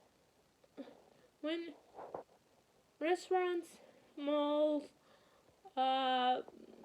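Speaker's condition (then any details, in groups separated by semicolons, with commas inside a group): Cerebral palsy, spastic quadriplegic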